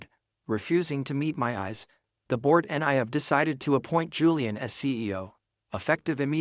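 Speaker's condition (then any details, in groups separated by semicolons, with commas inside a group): No condition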